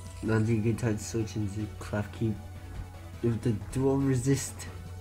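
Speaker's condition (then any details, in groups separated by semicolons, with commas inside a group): No condition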